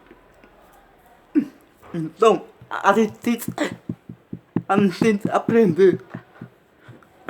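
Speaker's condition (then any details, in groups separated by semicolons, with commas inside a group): Cerebral palsy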